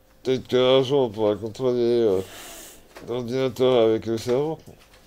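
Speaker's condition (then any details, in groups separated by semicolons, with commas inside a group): Duchenne muscular dystrophy; reduced mobility; moves only thumb, uses trackball and two switches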